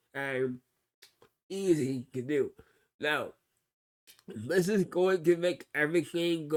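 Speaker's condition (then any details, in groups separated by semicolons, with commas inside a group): Cerebral palsy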